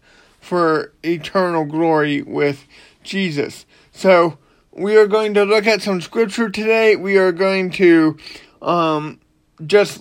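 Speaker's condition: Cerebral palsy; affects arms and hands

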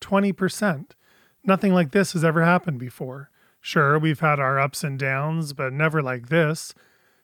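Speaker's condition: No condition

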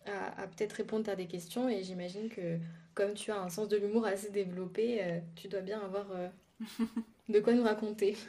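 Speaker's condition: No condition

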